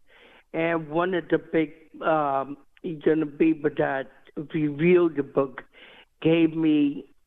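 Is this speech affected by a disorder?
Yes: cerebral palsy; diagnosed at 6 months, never expected to walk, later learned to walk, ran New York City Marathon; walks independently, climbs stairs to top of Empire State Building.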